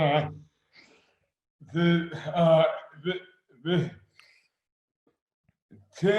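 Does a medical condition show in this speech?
Yes: dystonia; affects hands and speech.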